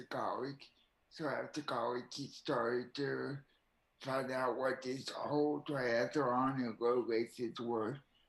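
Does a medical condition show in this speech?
Yes: cerebral palsy.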